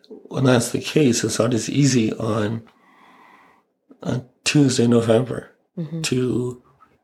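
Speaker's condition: ALS; 2.5 years since diagnosis, earlier nine-month plateau ended, recent pneumonia with breathing concerns

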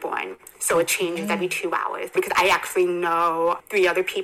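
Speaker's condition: Hearing impairment; bilateral cochlear implants

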